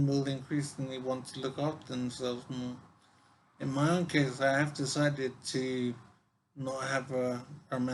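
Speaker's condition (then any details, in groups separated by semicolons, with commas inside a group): Brain injury; severe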